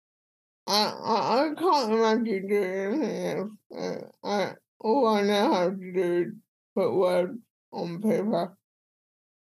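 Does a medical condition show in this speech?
Yes: cerebral palsy; speech impediment.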